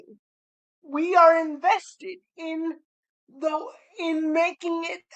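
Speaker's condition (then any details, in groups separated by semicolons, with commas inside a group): Cerebral palsy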